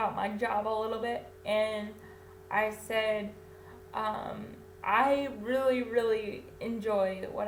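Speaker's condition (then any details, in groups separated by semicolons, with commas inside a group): Cerebral palsy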